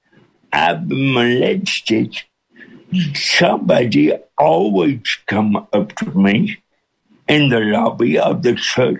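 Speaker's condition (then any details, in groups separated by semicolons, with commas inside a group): Cerebral palsy with speech impediment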